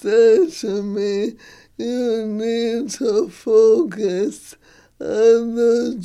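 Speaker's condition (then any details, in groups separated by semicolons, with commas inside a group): ALS; treated at Mayo Clinic in Rochester, stem cell research program, progression possibly slowed; progressed in some ways, no recent progression, awaiting drug pending FDA approval; talking more difficult, facial muscles weaker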